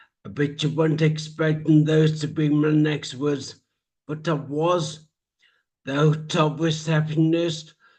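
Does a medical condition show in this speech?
Yes: traumatic brain injury; speech.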